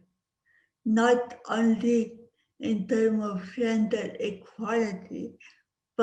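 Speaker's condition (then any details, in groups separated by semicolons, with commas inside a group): Cerebral palsy; speech impediment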